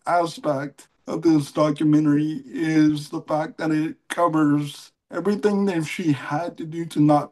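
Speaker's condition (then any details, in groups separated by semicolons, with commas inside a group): Cerebral palsy; milder case than Elizabeth Bouvier's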